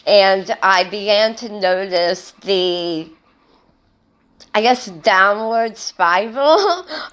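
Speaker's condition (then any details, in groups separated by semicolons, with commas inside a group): Hemiglossectomy for tongue cancer; stage 4 tongue carcinoma, hemiglossectomy, neck dissection, jaw and teeth replaced; radiation fibrosis, lymphedema, fibrosis medication; eating difficulty, avoids eating in public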